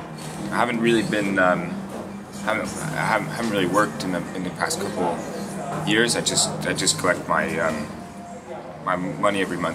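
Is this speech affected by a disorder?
No.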